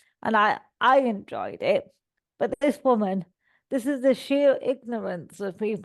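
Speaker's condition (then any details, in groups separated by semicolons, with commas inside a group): Cerebral palsy; all four limbs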